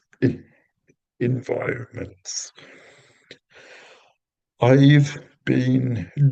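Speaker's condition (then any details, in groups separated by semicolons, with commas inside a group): Cerebral palsy; intrathecal baclofen pump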